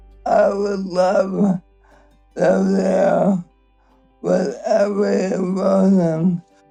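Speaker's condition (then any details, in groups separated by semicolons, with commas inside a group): ALS; speaks softly, uses eye-gaze speech-generating device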